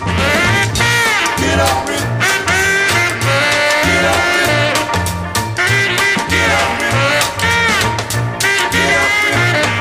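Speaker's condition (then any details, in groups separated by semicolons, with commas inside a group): No condition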